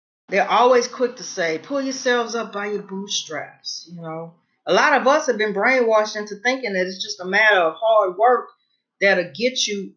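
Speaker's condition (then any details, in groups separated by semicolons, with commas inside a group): No condition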